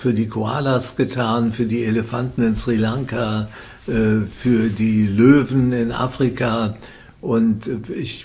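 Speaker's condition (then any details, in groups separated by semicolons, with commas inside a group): Parkinson's disease; incurable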